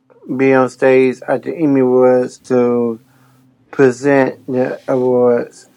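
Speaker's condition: Down syndrome; finds talking without a microphone difficult

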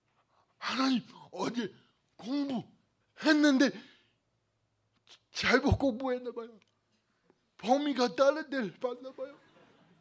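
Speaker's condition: Cerebral palsy; lifelong pain, body and bones twisted, bent body; cervical spine c2 to c7 damaged, two surgeries upcoming, not curative, may need reoperation, worsening

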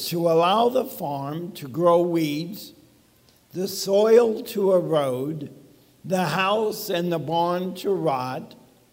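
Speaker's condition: ALS; talks funny, speech sounds abnormal

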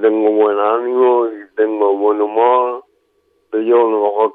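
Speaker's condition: Amyotrophic lateral sclerosis; diagnosed at torre cárdenas after 7 to 8 months, needs someone always present; long conversations take great effort, some words hard to pronounce, still understood

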